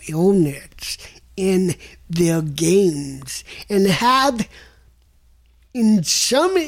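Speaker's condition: Cerebral palsy; extensive speech therapy

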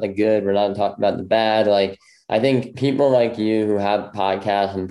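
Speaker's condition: Bilateral cleft lip; left ear tumor

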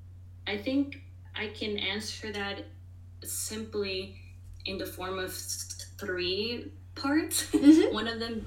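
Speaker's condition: Stuttering; offers to repeat things if needed; prolonged sounds

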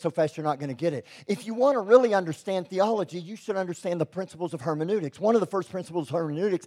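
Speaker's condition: Cleft lip and palate; preaches publicly

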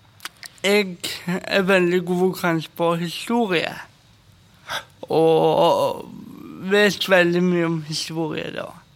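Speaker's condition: Cerebral palsy; uses a walking stick

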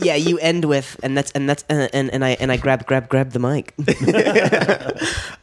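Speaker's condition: Stutter; frequent word, phrase and part-word repetitions during conversation; repeats words, phrases and initial sounds; repeated words

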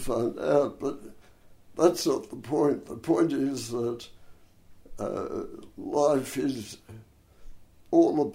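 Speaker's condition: Dystonia and cerebral palsy; bronchial asthma

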